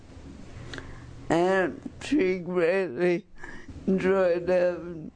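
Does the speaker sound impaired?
Yes: cerebral palsy; since birth, scooter for mobility through Medicare given about 15 years ago.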